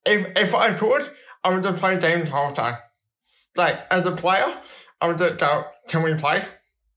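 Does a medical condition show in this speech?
Yes: cerebral palsy.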